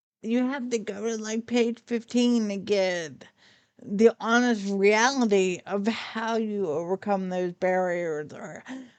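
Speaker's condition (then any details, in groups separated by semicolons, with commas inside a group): Friedreich's ataxia; late at night when ataxia is worst; affected, worse late at night with worse ataxia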